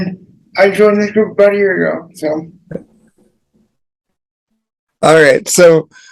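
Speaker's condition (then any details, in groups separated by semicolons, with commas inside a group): Cerebral palsy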